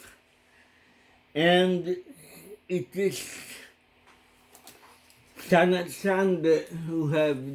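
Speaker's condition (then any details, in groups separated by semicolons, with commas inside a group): Cerebral palsy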